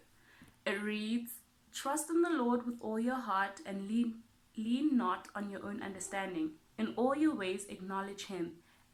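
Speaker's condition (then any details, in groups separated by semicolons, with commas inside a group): No condition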